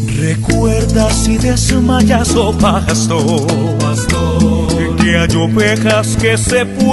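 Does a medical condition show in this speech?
No.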